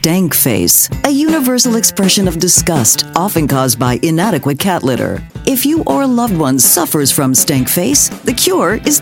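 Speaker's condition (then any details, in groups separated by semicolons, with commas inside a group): No condition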